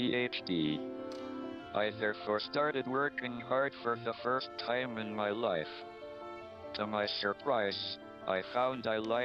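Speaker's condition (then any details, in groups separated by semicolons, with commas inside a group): Amyotrophic lateral sclerosis, speech-generating device; tracheotomy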